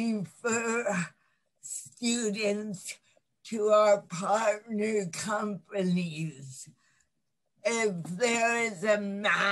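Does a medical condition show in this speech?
Yes: cerebral palsy; lifelong.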